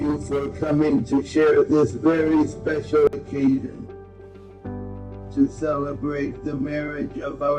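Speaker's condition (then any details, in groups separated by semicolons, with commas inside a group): ALS, speech-generating device; died about a year after diagnosis; voice banked, speech played from own recorded voice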